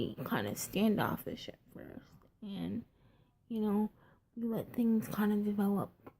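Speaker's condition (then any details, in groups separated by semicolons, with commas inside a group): Cerebral palsy, triplegia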